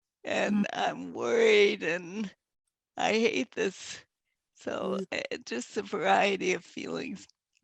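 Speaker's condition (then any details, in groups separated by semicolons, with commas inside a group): Multiple sclerosis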